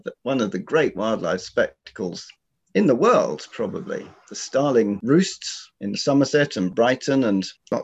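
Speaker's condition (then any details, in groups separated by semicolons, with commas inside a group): No condition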